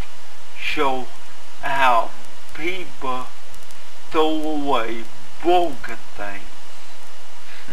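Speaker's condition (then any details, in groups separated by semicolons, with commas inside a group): Cerebral palsy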